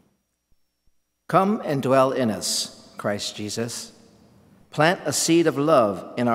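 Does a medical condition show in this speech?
No.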